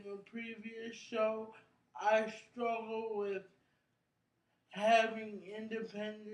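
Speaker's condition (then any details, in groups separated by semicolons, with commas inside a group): Cerebral palsy; brain injury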